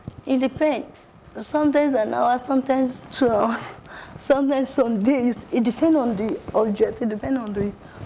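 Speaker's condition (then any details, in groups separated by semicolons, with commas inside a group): Cerebral palsy; uses wheelchair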